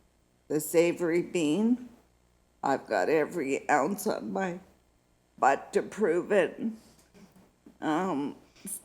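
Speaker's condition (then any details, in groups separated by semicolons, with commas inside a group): Multiple sclerosis; needs time to get voice up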